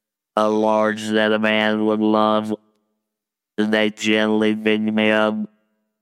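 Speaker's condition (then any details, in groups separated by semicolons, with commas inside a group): Laryngectomy, total laryngectomy with electrolarynx; talking effortful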